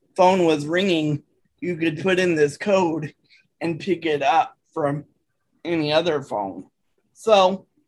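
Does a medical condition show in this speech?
Yes: cerebral palsy; from birth, hands distorted, dexterity issues, types with one finger, needs 90-95% assistance from provider.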